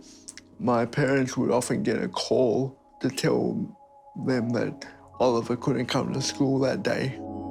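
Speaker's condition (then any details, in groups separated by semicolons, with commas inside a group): Cerebral palsy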